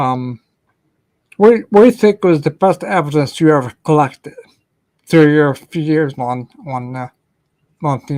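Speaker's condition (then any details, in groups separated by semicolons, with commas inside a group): Ataxia; may slur speech, may sound drunk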